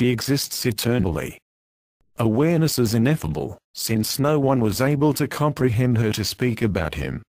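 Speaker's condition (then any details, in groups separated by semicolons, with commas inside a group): No condition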